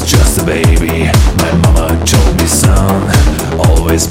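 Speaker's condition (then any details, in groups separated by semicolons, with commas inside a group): No condition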